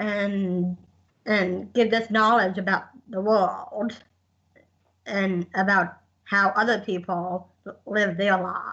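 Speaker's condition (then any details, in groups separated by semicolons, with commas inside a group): Down syndrome; present from birth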